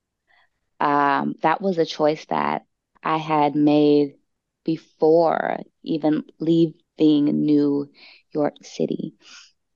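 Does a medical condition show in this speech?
Yes: stuttering; discloses stutter at start of conversations; here blocks.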